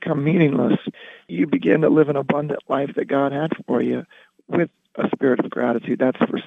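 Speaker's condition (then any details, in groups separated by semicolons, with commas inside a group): Loss of singing voice; lost singing voice around 2006-2007 after about 16-17 years as band vocalist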